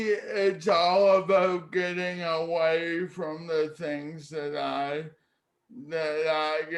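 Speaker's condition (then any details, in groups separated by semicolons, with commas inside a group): Cerebral palsy; speech therapy in childhood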